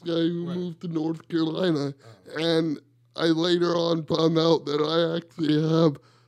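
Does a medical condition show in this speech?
Yes: cerebral palsy; from birth, two months premature, umbilical cord around neck, oxygen mask at birth, wheelchair user.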